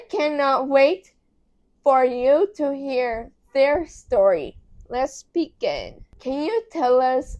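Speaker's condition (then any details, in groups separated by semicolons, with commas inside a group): Cerebral palsy; affects muscles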